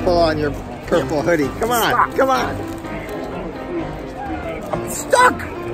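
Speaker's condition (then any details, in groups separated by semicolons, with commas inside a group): No condition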